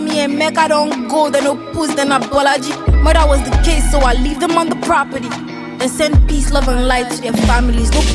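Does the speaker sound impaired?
No.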